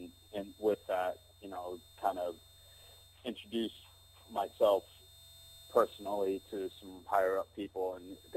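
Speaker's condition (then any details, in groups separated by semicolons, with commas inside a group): No condition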